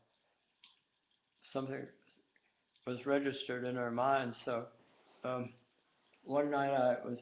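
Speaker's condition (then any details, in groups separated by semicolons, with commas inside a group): Tongue cancer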